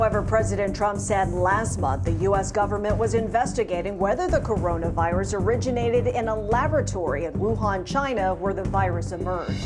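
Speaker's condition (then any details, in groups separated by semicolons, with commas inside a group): No condition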